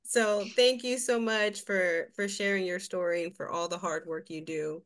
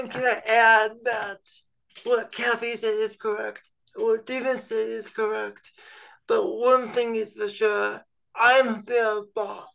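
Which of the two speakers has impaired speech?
The second: cerebral palsy; needs transfer help, bed-bound without supports.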